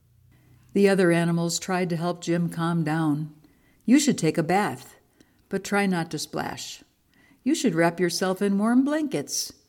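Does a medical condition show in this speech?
No.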